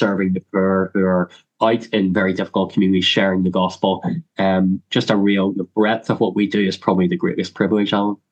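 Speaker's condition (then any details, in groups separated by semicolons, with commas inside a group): Cleft lip and palate; congenital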